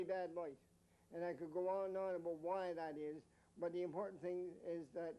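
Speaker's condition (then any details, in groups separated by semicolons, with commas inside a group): Mild cerebral palsy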